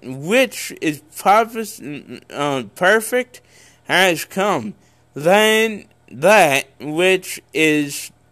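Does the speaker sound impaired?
Yes: cerebral palsy; congenital cerebral palsy.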